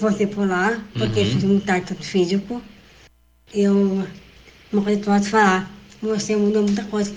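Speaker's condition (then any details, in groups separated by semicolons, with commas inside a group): Down syndrome; also called T21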